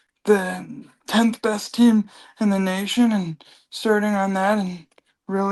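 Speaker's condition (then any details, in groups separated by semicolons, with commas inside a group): Cerebral palsy; from birth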